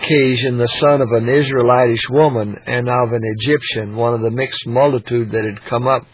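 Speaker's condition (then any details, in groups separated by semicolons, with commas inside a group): No condition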